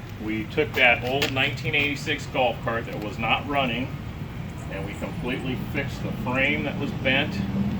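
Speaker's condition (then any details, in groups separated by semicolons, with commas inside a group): No condition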